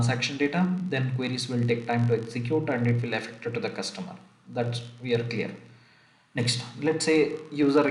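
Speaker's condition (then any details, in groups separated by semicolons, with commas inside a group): No condition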